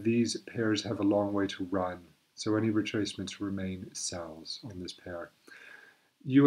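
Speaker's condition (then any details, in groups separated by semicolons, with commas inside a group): No condition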